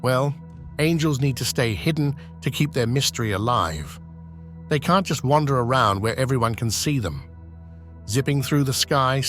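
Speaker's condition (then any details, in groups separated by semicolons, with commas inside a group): No condition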